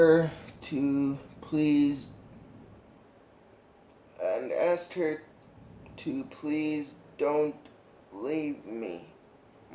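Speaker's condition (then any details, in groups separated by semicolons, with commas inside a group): Cerebral palsy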